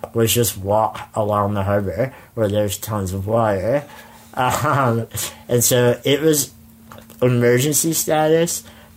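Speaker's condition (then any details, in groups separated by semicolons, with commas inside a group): Spinal muscular atrophy; congenital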